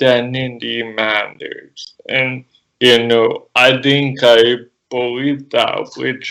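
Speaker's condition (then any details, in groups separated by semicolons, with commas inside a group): Cerebral palsy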